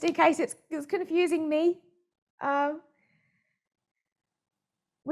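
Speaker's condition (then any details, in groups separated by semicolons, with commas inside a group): No condition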